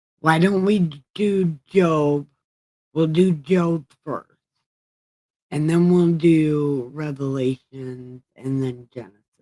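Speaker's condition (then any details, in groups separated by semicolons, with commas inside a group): Brain injury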